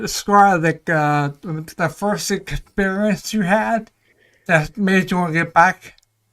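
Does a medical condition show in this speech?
Yes: ataxia; may slur speech, may sound drunk.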